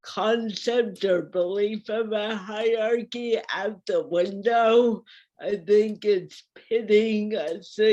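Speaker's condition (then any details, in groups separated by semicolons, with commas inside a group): Cerebral palsy; mild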